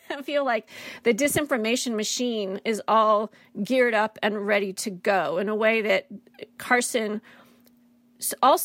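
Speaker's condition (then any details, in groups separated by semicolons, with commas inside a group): No condition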